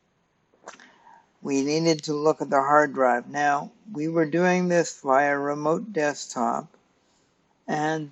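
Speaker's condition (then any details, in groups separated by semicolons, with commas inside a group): Cerebral palsy; stiff muscles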